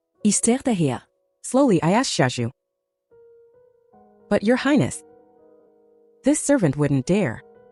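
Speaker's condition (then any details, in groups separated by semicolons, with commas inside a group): No condition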